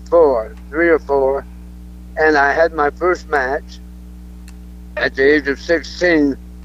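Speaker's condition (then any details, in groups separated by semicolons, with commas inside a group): Throat cancer; quit podcasts over it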